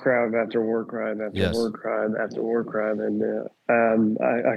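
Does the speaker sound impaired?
Yes: cleft lip and palate; congenital, attributed to Chernobyl radiation, 23 surgeries, first in London, childhood feeding difficulty with palate hole.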